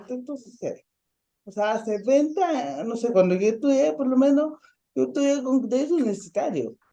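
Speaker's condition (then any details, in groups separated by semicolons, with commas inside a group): Ataxic cerebral palsy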